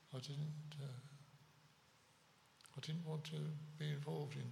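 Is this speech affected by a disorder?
Yes: Parkinson's; voice lost to Parkinson's; uses microphone to be heard; voice greatly weakened, needs microphone to be heard.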